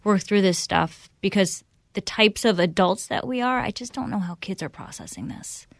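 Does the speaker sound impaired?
No.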